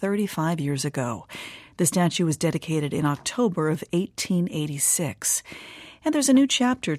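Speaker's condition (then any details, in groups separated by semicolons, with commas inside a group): No condition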